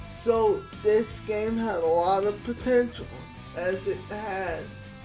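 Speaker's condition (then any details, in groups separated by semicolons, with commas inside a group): Cerebral palsy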